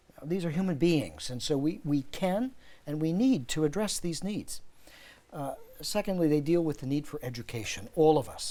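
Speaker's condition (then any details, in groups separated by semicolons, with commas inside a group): No condition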